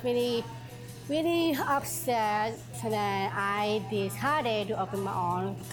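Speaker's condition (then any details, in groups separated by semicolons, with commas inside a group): Down syndrome; congenital, present from birth; age 28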